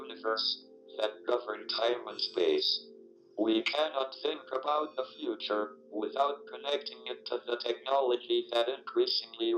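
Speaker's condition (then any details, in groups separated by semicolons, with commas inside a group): ALS, speech-generating device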